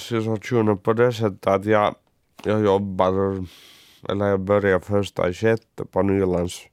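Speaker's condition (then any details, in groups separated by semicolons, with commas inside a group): Cerebral palsy; uses wheelchair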